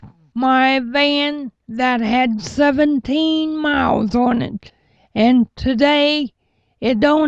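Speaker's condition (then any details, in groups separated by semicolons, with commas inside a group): Cerebral palsy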